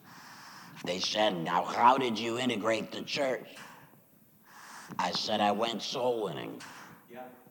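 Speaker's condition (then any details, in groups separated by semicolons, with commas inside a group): Laryngectomy; chemo and radiation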